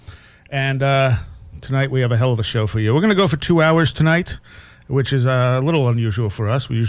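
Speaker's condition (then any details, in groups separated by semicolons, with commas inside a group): No condition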